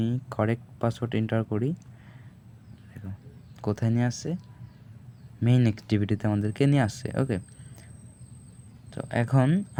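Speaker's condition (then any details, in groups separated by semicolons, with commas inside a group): No condition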